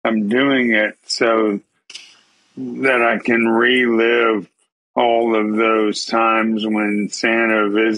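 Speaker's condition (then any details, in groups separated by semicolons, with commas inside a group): ALS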